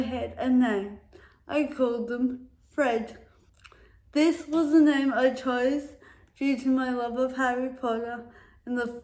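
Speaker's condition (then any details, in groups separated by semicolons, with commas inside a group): Cerebral palsy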